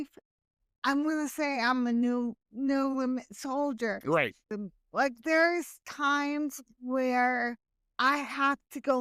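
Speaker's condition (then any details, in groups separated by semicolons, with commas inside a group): Right hemiplegia cerebral palsy, mild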